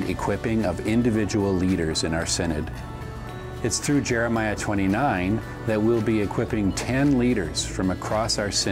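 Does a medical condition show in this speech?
No.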